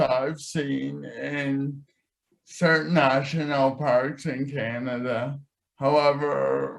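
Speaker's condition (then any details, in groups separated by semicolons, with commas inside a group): Cerebral palsy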